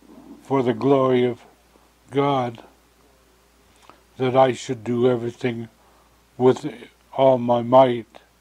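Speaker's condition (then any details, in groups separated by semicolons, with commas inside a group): Stroke; surgery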